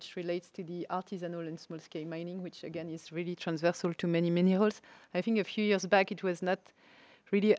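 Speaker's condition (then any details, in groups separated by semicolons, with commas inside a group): No condition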